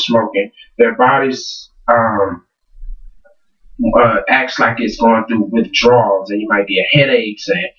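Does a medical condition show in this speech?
No.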